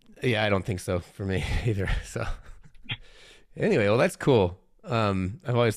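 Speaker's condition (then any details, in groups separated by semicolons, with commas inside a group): No condition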